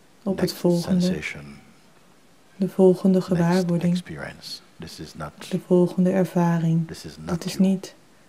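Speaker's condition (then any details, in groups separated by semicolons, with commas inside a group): No condition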